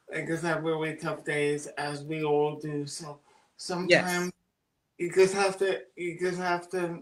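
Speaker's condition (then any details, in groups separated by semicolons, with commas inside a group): Cerebral palsy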